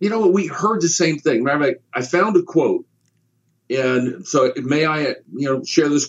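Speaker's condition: No condition

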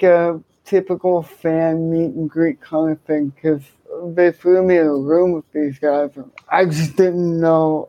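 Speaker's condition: Cerebral palsy, hemiplegia

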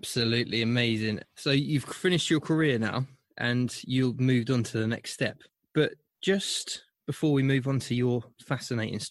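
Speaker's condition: No condition

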